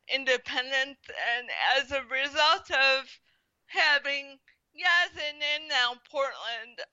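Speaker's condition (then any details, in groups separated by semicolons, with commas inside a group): Spastic quadriplegic cerebral palsy; believed caused by stroke shortly after birth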